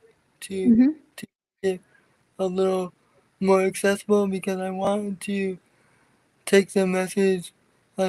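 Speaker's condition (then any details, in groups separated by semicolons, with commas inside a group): Cerebral palsy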